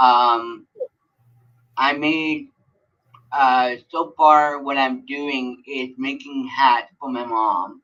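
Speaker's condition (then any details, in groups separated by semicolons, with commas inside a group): Cerebral palsy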